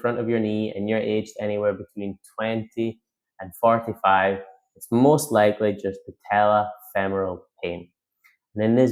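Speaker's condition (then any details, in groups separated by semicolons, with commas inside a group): No condition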